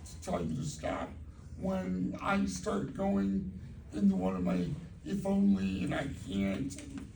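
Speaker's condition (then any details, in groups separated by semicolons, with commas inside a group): Cerebral palsy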